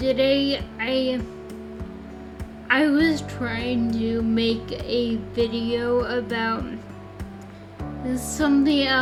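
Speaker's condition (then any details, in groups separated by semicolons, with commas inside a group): Friedreich's ataxia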